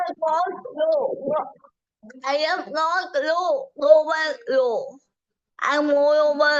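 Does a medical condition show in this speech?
Yes: cerebral palsy; from birth.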